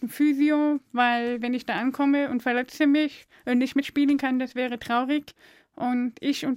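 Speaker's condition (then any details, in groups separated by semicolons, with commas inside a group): Deafness; deaf since birth, diagnosed by brainstem audiometry, suspected oxygen lack from cord around neck at birth; speaks very clearly, spoken language learned via early intervention, mother, Aachen deaf kindergarten, balloons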